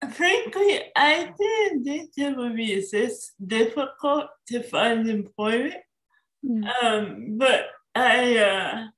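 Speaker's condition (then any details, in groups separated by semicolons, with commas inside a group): Cerebral palsy; cerebral palsy from birth, obstructive labor, oxygen deprivation, forceps delivery, couple weeks in NICU, moved to U.S. before age three for therapy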